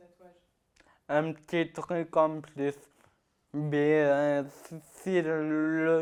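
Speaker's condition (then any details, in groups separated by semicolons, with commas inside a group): Ataxia-telangiectasia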